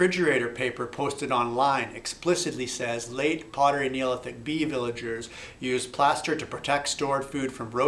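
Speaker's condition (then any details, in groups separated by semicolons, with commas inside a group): No condition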